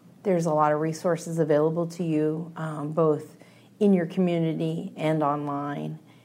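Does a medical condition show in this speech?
No.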